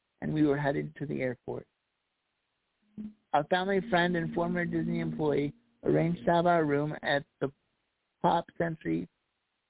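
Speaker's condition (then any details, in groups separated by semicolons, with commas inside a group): Cerebral palsy; walked with walker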